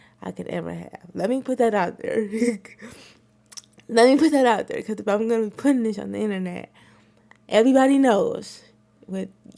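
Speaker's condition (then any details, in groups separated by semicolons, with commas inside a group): Cerebral palsy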